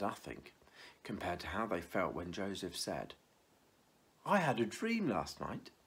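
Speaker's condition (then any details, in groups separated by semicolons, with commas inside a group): No condition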